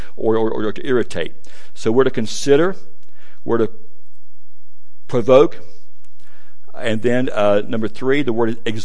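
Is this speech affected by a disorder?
Yes: stuttering; childhood onset stutter, since at least first grade; age 59; stuttering amount varies, heavy stuttering greatly lengthens speaking time; here blocks.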